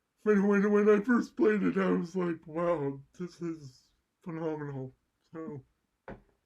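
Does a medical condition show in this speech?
Yes: cerebral palsy; mild left side.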